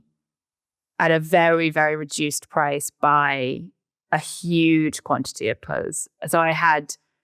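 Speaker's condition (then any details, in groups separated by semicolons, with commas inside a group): No condition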